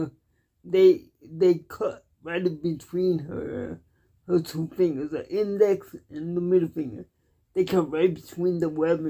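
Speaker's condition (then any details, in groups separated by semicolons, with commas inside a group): Cerebral palsy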